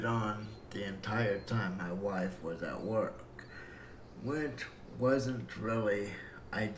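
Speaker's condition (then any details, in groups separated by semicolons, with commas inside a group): Cerebral palsy; breathing fine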